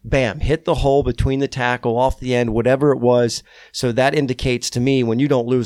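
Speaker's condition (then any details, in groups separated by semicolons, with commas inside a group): No condition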